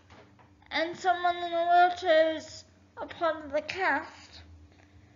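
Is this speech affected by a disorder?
Yes: cerebral palsy; affects all four limbs.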